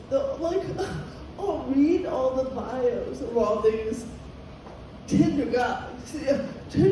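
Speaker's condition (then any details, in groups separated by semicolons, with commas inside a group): Cerebral palsy; atypical voice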